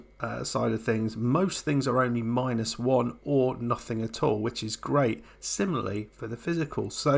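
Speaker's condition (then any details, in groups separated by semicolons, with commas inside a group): No condition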